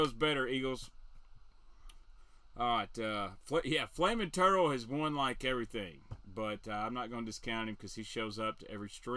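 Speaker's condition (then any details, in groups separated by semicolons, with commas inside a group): No condition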